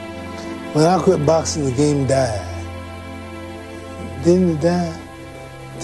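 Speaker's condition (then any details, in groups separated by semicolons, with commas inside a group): Parkinson's syndrome; no shaking, no weakness; sometimes slurred speech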